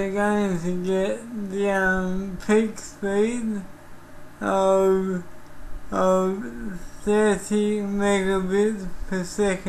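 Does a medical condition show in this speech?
Yes: cerebral palsy.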